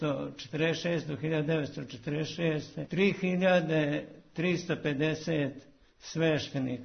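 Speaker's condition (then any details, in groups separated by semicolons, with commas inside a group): Parkinson's disease; walks about 8 km daily, very active, reports no difficulties from the illness; converses normally, illness not noticeable on radio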